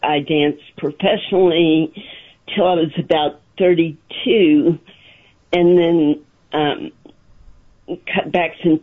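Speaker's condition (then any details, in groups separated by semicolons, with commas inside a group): Essential tremor; essential tremors preventing visual art, permanent drop foot after fall during horseback riding lessons, walks slowly with pain; had spasmodic dysphonia for a while, helped by Botox treatments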